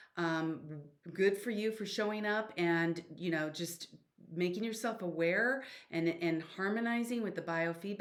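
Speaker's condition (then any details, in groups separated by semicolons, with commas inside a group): No condition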